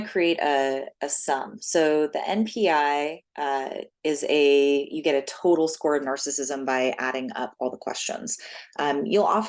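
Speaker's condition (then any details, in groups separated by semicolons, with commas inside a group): No condition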